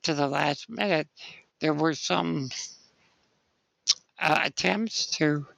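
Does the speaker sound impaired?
Yes: spinal muscular atrophy; congenital, muscle weakness, wheelchair use whole life.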